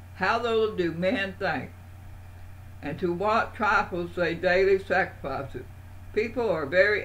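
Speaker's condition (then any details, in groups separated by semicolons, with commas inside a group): Parkinson's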